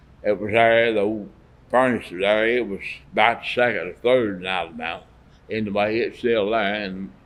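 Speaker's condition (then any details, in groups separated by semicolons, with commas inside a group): Parkinson's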